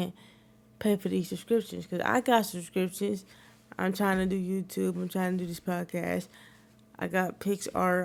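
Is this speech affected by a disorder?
Yes: cerebral palsy; wheelchair user.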